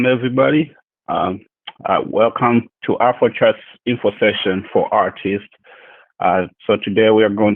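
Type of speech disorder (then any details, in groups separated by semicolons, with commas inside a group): None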